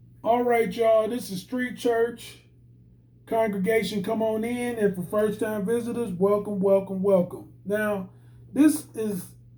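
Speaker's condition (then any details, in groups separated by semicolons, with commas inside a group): No condition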